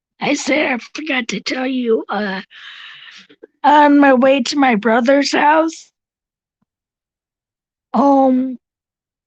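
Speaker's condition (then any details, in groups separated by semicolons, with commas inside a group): Cerebral palsy; visible disability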